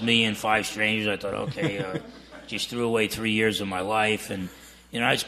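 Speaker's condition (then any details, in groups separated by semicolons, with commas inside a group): No condition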